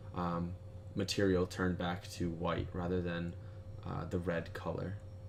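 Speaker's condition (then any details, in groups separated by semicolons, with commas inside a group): No condition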